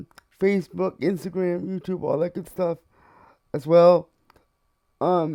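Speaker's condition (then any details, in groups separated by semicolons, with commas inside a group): Cerebral palsy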